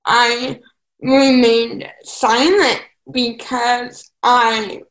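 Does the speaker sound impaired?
Yes: cerebral palsy; needs help with grooming and household tasks.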